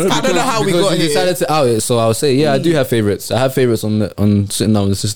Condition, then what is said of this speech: No condition.